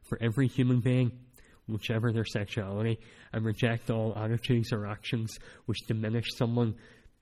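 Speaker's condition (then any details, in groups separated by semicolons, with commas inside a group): Cleft palate; cleft palate since childhood; speech not that clear at times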